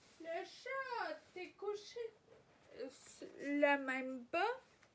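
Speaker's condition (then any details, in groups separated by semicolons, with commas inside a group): Ataxia; degenerative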